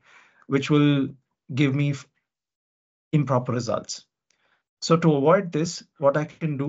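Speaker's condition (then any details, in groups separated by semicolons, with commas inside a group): No condition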